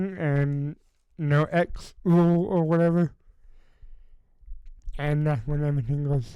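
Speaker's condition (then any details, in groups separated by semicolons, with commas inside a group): Cerebral palsy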